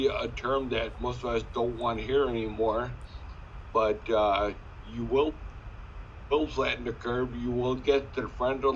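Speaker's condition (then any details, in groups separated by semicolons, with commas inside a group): Sca15, spinocerebellar ataxia type 15; diagnosed about 25 years ago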